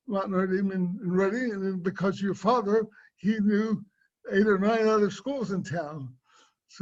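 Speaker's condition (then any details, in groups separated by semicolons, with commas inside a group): Cerebral palsy; affects speech and swallowing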